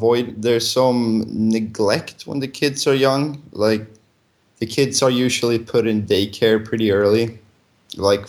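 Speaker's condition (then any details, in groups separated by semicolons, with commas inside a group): No condition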